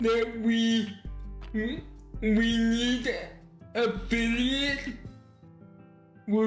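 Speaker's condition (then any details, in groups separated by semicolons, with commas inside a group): Cerebral palsy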